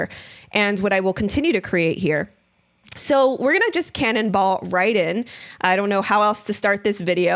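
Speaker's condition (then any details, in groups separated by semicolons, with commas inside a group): No condition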